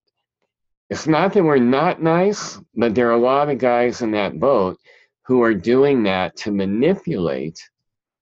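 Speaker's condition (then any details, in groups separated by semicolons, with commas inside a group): Cleft palate; cleft palate and cleft lip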